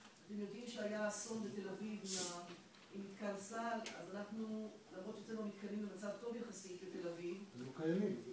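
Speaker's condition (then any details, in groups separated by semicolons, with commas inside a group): No condition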